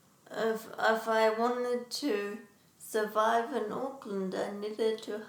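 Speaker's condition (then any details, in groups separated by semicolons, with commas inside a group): Traumatic brain injury; car crash; relearned talking, speech and language therapy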